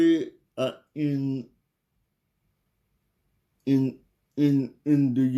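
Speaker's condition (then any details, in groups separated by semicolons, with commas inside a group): Cerebral palsy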